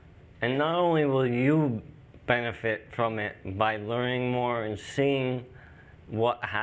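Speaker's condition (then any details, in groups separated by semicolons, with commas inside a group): ALS; still able to speak, dry mouth while speaking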